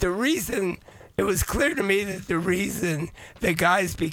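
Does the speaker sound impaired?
Yes: voice changed after vocal cord surgery; voice changed since surgery, likened to Miles Davis after surgery, may sound less clear.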